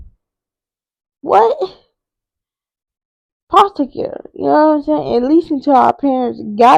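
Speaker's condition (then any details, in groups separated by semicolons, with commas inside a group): Cerebral palsy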